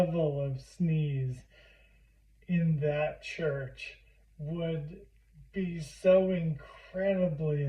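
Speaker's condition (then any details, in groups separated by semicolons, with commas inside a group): Primary lateral sclerosis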